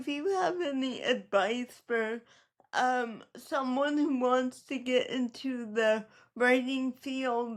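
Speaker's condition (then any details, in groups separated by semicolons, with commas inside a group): Cerebral palsy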